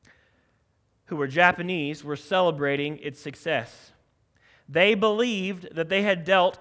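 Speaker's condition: No condition

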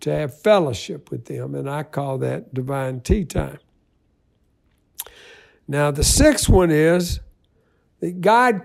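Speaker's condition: No condition

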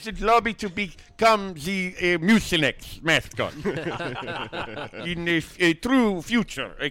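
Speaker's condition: No condition

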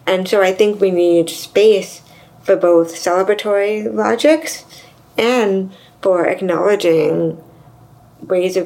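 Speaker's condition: Deafness; severe to profound deafness from 3, hearing aids to 34, implant worse ear 34, other 41; grew up speaking, mainstream schooling, learned sign language in 20s, also signs

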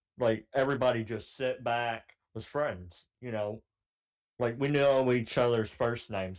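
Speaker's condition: Cleft palate; cleft palate since childhood

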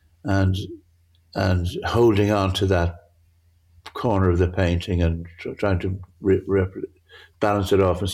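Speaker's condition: Parkinson's; difficulty judging near and far

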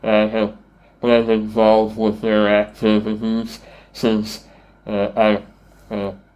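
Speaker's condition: Treacher Collins syndrome; repeating takes energy

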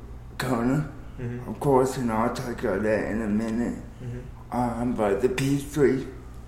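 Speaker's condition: Cerebral palsy

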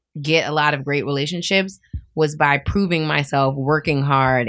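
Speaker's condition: No condition

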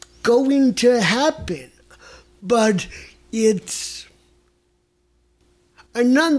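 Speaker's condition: Mild cerebral palsy; non-progressive

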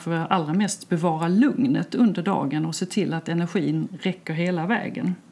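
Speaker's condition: No condition

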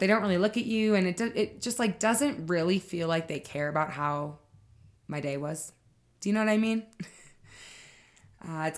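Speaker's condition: No condition

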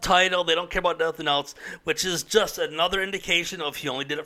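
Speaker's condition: No condition

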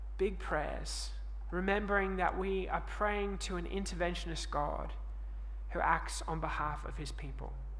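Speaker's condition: No condition

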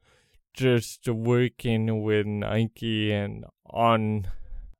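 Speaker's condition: Cerebral palsy; congenital

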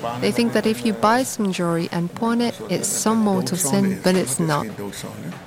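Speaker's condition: No condition

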